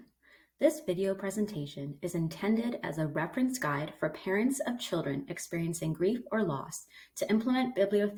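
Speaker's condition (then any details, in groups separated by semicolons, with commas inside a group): No condition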